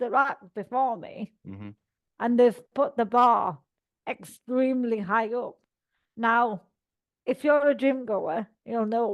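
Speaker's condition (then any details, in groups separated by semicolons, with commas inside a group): Cerebral palsy; all four limbs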